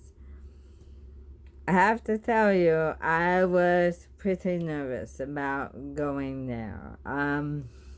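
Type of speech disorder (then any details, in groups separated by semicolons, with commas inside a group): Bulbar dysarthria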